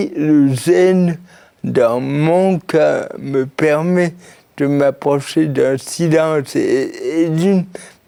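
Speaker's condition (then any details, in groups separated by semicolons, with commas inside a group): Cerebral palsy; since birth, birth injury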